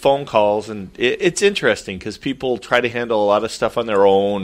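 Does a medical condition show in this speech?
No.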